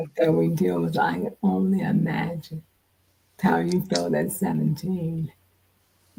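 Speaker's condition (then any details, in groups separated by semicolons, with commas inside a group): Multiple sclerosis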